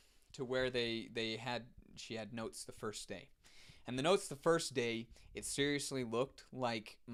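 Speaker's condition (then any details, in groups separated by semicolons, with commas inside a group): No condition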